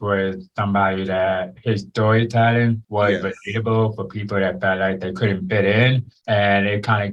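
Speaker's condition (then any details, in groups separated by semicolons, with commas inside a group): Born deaf; daily speech therapy throughout childhood from school therapist and speech-therapist mother, drilled on mouth movements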